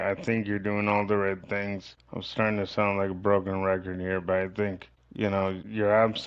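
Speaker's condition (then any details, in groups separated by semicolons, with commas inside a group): Cerebral palsy; from birth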